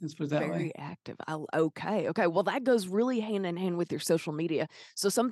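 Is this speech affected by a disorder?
No.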